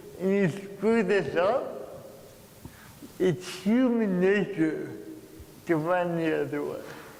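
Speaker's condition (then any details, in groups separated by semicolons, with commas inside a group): Cerebral palsy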